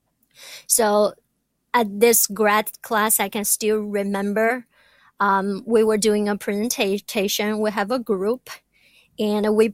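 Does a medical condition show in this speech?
Yes: stuttering; stuttering since childhood in a village in China, persistent, still stutters after therapy with Dr. Merson; out of stuttering closet, past speech therapy and stuttering support groups; concealed stuttering about 30 years, once could not get one word out presenting; here repeated sounds.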